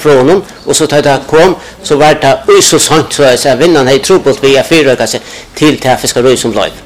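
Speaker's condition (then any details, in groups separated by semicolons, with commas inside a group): No condition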